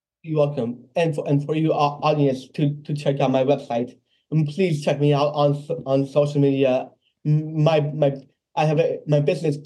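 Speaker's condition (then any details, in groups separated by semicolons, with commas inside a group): Down syndrome; congenital, lifelong; age 26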